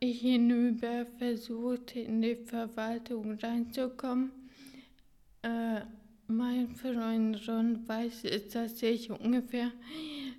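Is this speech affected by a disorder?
Yes: ataxia; hereditary ataxia, nerve disease, 100% disability status assessed last year; pronounced, several years since onset, weekly speech, occupational and physiotherapy, rehab clinic exercises; limited speech ability, communication impaired.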